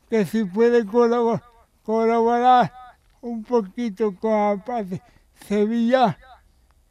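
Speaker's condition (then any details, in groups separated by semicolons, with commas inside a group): Cerebral palsy; extra support for daily living since birth, Aspace Sevilla day centre for stimulation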